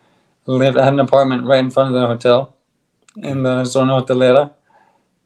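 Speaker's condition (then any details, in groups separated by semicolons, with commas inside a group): ALS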